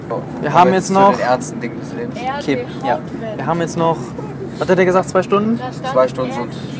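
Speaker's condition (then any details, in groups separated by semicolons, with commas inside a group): No condition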